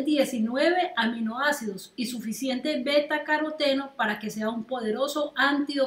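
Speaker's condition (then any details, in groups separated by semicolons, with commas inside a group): No condition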